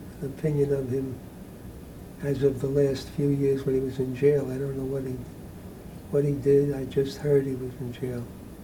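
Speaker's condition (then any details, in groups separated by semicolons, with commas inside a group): Parkinson's disease; very poor memory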